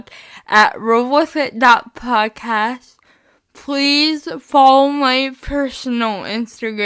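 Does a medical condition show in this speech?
Yes: spastic cerebral palsy, mixed.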